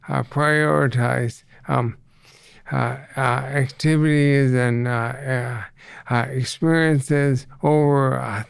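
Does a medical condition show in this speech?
Yes: ALS; reduced ability to get around.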